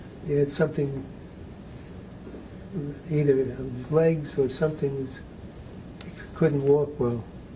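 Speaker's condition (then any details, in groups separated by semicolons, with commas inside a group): Parkinson's disease; needs to keep voice level up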